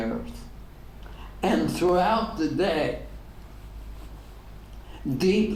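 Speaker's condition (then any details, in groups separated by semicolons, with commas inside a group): ALS; degenerative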